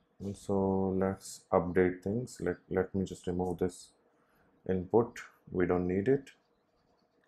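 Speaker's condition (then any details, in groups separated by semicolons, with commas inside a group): No condition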